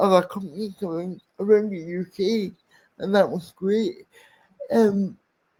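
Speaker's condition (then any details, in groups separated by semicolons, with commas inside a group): Cerebral palsy; speech impairment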